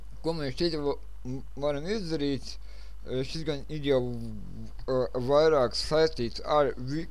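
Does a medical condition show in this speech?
Yes: cerebral palsy; speech not very clear.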